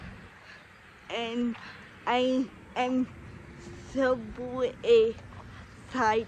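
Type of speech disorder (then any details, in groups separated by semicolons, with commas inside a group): Apraxia of speech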